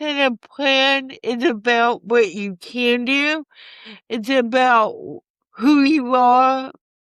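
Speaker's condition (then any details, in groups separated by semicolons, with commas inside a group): Cerebral palsy; from birth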